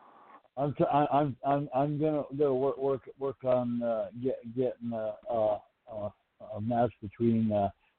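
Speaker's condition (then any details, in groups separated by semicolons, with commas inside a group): Stuttering; stuttering runs in family; doubts could get through giving a seminar due to stuttering background; repeated sounds, repeated words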